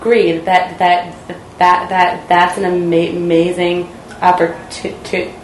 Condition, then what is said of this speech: Stuttering. I found that in certain situations, if I'm stuttering a lot, or the person that I'm talking to, like, doesn't know that I stutter, I can often, like, pretend to be an amazing listener.